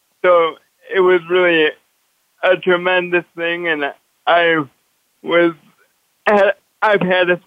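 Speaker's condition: Cerebral palsy; walks with walker

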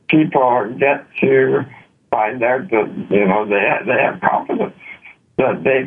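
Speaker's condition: Spinal muscular atrophy; transportation

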